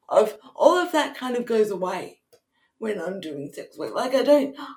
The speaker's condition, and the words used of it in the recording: Cerebral palsy. But when I go on to cams, a lot of people will think that I'm drunk when they first see me.